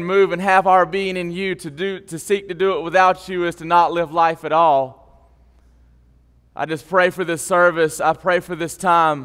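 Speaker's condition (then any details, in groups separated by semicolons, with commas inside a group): No condition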